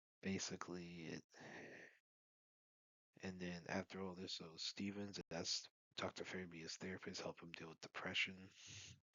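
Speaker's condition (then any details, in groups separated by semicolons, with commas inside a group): No condition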